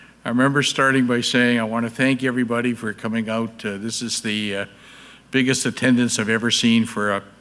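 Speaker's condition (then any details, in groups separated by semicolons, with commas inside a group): No condition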